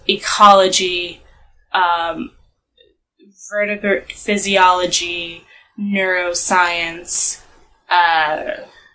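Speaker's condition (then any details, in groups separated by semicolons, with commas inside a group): No condition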